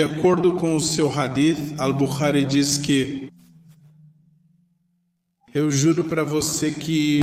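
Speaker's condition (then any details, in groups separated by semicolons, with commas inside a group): No condition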